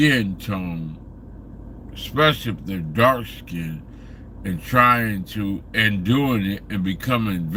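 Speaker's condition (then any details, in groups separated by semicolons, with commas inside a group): Slurred speech; still slurs words occasionally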